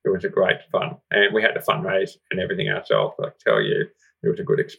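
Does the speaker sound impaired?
Yes: profound deafness, congenital, severe profound hearing loss; profound deafness since birth, hearing aids, cochlear implant in worse ear, right ear better; about 95% speech perception six months after implant, up from about 5%, still lip reads, Auslan second language; relearned speech sounds after implant with NDIS-funded speech therapist specialised in hearing loss.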